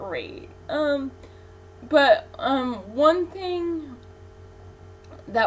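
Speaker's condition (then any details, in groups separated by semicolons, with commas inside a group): Cerebral palsy; infant ventilator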